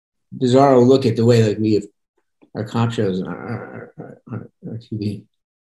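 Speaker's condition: Parkinson's; voice sometimes monotone

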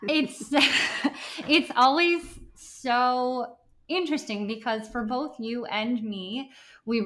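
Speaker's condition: Bilateral cleft lip and palate; congenital, born essentially without palate, unable to breastfeed, infant palatal obturator, multiple surgeries including jaw surgery

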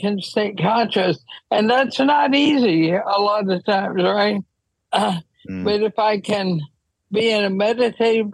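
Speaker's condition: ALS; wheelchair use when traveling

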